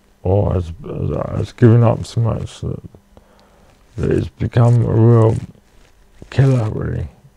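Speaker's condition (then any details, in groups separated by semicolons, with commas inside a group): Cerebral palsy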